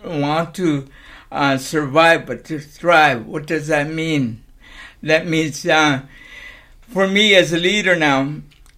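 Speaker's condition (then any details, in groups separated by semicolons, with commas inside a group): Cerebral palsy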